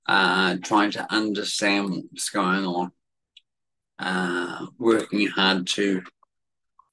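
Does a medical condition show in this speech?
Yes: cerebellar atrophy; said to be genetic, significant environmental component, affects speech and balance, worse when tired or stressed; speech a little worse than usual today.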